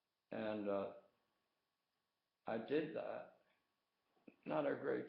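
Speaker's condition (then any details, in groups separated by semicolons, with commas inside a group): Tongue cancer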